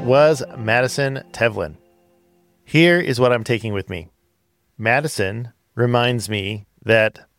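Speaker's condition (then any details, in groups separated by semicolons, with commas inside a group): No condition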